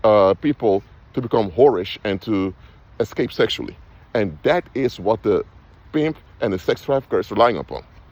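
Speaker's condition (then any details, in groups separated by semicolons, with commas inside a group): No condition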